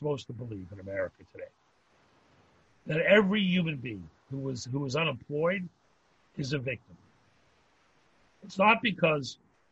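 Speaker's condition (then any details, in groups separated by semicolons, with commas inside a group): No condition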